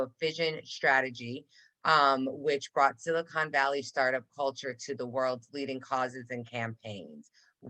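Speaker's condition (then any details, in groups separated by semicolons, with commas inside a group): No condition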